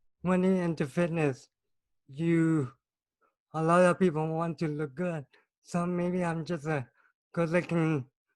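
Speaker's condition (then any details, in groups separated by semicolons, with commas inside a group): Cerebral palsy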